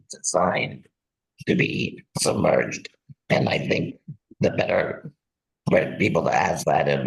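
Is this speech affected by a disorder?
Yes: laryngectomy; no natural speech, text-to-voice, flat toneless, AI voice clone.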